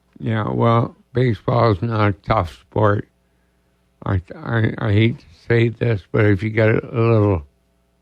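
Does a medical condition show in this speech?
Yes: ALS; diagnosed about two years ago.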